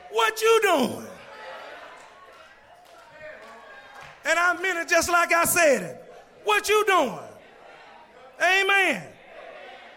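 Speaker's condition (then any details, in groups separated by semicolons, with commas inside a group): No condition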